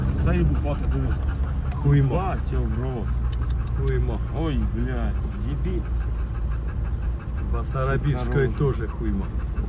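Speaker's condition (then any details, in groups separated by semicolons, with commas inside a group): No condition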